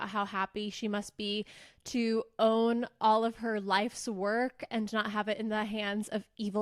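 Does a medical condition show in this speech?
No.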